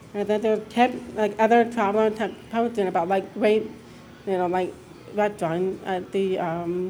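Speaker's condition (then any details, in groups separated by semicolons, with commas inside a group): Deafness; hearing loss; mix of speech and sign growing up, signs with family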